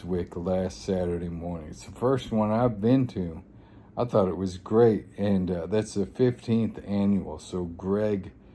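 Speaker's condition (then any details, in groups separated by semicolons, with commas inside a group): ALS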